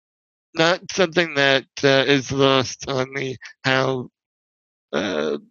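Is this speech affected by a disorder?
Yes: spinal muscular atrophy; wheelchair user, paralyzed from neck down with intact sensation, needs helper for all physical tasks.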